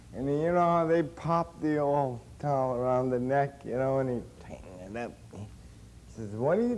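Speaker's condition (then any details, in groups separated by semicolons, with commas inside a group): Cerebral palsy; since birth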